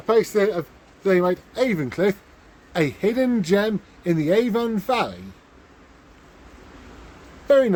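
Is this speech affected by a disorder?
No.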